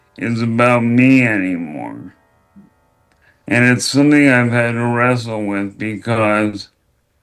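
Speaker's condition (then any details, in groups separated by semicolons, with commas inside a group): ALS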